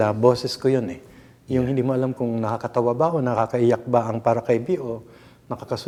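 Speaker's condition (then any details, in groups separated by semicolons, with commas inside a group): No condition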